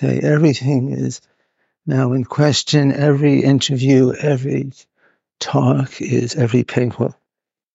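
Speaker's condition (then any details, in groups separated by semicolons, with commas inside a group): Parkinson's; needs to move about while filmed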